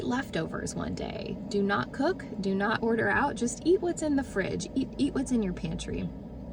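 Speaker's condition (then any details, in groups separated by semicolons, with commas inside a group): No condition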